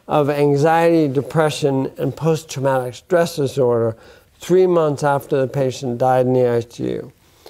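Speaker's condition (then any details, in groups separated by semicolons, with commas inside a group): Bulbar onset ALS; affects speech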